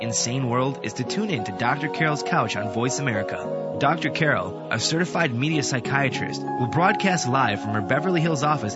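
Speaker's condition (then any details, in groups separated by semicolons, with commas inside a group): No condition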